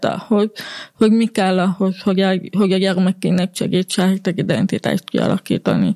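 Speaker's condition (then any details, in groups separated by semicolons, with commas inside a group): Hearing impairment; communicates in spoken language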